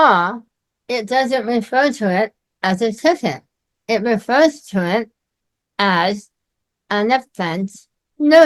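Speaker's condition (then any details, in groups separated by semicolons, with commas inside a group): Myasthenia gravis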